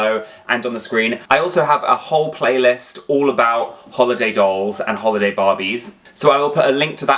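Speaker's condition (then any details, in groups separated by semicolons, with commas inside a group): No condition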